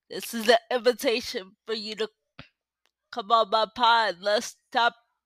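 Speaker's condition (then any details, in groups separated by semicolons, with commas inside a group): Cerebral palsy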